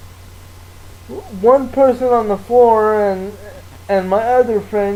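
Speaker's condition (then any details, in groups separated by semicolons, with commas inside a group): Cerebral palsy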